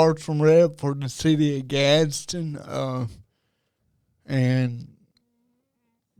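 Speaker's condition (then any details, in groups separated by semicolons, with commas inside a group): Cerebral palsy; diagnosed at about age two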